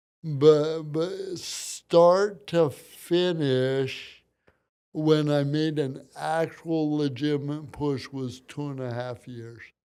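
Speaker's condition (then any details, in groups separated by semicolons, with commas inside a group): Cerebral palsy; from birth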